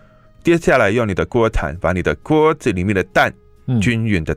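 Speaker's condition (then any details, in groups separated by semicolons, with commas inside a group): Hearing impairment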